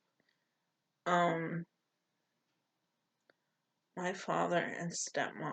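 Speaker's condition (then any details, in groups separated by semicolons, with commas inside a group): Cerebral palsy; poor balance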